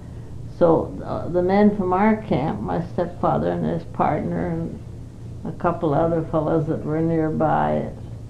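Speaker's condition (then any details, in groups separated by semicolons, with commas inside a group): Parkinson's disease; cannot live alone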